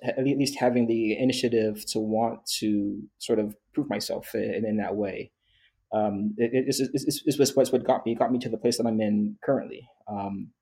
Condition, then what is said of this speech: Stuttering. Whatever it is, it's there's something because it doesn't happen when I sing or speak to myself.